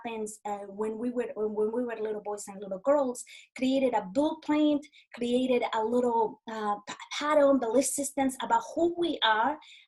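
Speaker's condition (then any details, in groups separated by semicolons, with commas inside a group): No condition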